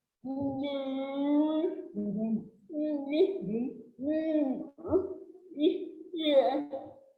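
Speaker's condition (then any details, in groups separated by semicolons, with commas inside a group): Cerebral palsy; since birth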